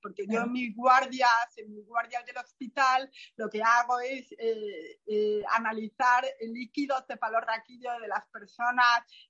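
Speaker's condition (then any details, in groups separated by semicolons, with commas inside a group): Profound bilateral hearing loss, post-meningitis profound bilateral sensorineural hearing loss; profound bilateral hearing loss from meningitis at four, cochlear implant at 30, earlier limited hearing aid; flat audiogram, hears nothing without implant, other ear unusable, second implant planned at Sierga, masks hinder; speech surprises people given deafness, childhood speech therapy abroad, relies on lip reading and facial gestures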